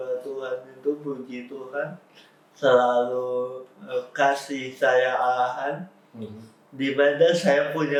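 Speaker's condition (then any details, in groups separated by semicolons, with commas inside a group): Cerebral palsy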